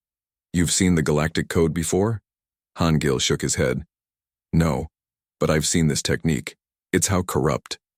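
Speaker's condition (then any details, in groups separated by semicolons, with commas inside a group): No condition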